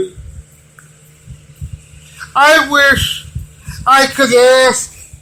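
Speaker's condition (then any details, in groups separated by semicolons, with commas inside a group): Cerebral palsy; wheelchair user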